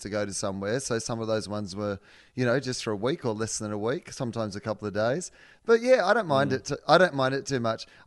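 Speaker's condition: No condition

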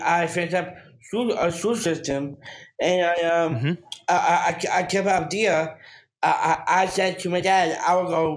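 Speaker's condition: Down syndrome; short answers, father prompts and restates answers

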